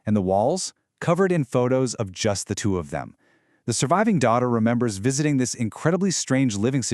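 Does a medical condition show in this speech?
No.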